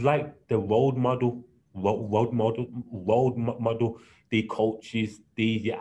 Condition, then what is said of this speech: Stuttering. But then you realize that it's a man who's got a stutter.